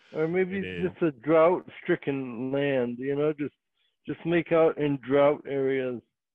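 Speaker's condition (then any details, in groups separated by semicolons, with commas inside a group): Cerebral palsy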